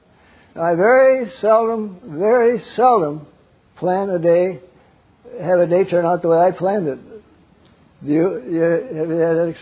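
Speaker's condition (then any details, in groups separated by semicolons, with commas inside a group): Parkinson's; wakes up around 3 am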